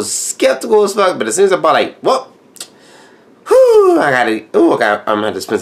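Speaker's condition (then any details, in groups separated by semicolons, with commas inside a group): No condition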